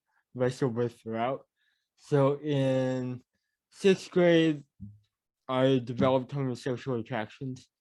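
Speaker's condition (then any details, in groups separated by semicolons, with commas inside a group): Cerebral palsy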